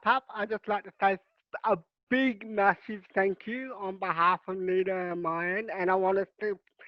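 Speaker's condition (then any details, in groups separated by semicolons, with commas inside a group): Cerebral palsy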